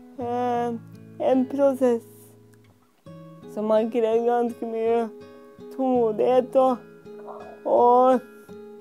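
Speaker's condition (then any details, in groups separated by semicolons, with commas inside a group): Cerebral palsy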